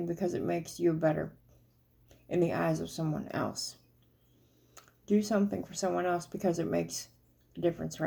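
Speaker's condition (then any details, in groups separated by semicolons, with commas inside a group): Cerebral palsy; speech noticeably atypical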